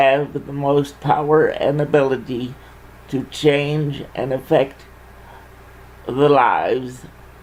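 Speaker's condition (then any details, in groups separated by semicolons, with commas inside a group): Cerebral palsy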